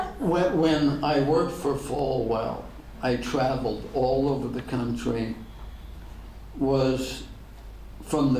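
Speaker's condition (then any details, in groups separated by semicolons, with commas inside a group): ALS; degenerative; diagnosed ten years ago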